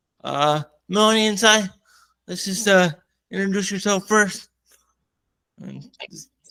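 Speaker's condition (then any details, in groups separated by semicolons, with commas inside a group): Cerebral palsy, severe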